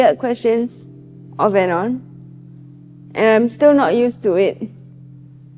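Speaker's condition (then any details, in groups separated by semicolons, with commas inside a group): Cerebral palsy; swallowing very hard in past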